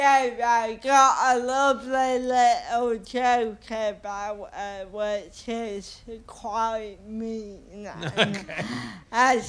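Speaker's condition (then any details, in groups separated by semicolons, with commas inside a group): Cerebral palsy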